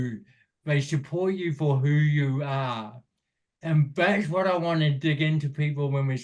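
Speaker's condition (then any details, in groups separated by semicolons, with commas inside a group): Cerebral palsy; speech therapy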